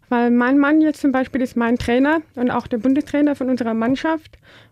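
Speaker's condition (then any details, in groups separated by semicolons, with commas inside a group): Deafness; speaks well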